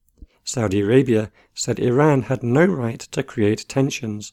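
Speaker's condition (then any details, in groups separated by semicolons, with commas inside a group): No condition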